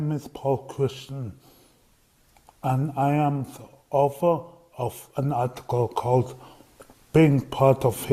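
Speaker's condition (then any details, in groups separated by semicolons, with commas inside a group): Cerebral palsy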